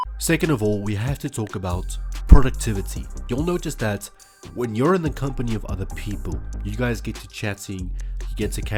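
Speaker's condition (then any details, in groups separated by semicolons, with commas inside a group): No condition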